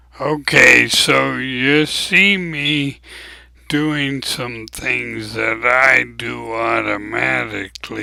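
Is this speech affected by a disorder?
Yes: ALS; abnormally slow voice.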